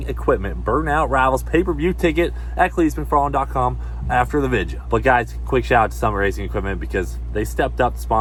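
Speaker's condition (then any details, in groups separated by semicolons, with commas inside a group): No condition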